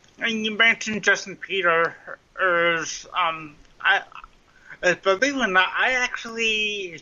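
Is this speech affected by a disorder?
Yes: cerebral palsy; mild cerebral palsy, lifelong, trouble writing with hands, slow running, 21 minutes per mile; speech impediment, sounds like Wendy's drive-thru speaker box, may sound drunk.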